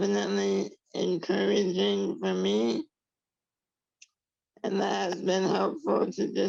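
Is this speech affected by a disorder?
Yes: traumatic brain injury.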